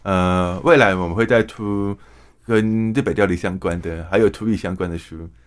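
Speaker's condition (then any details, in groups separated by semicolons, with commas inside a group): Hearing impairment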